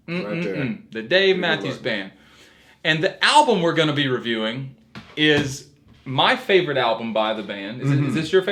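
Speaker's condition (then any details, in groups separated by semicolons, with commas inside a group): No condition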